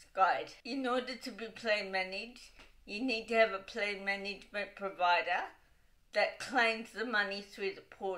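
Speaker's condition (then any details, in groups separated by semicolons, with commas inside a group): Cerebral palsy, dystonic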